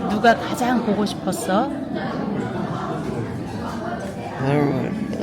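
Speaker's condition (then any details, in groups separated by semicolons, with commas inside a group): No condition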